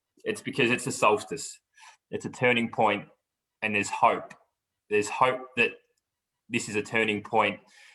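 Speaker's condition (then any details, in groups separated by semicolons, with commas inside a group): No condition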